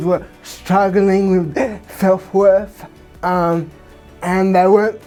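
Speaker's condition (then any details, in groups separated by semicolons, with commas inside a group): Cerebral palsy; from birth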